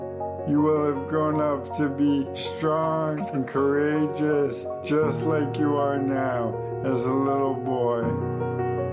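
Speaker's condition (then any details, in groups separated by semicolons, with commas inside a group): ALS; onset within past year, previously healthy, progressive muscle weakness; newly diagnosed, muscles weakening, losing ability to walk, ventilator expected; voice weakened, losing ability to speak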